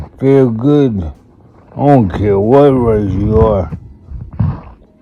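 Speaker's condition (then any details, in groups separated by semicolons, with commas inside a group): Multiple sclerosis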